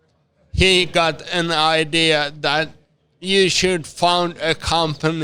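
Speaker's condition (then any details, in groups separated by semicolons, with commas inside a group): Severe traumatic brain injury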